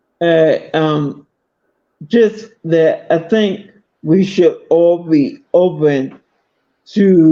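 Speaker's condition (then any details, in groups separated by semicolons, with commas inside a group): Multiple sclerosis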